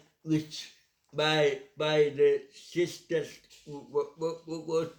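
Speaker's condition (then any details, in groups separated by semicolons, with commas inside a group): Cerebral palsy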